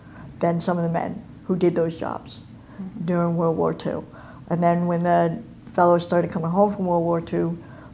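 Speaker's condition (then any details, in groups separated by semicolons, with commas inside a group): Cleft palate and cleft lip; congenital, facial reconstruction at Lackland, mouth wired shut 12 weeks, over 30 years ago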